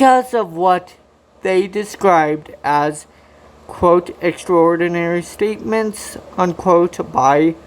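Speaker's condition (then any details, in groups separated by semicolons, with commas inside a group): Cerebral palsy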